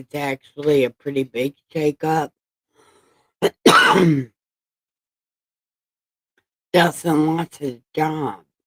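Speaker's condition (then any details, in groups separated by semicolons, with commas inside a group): Brain injury; about 10 years after injury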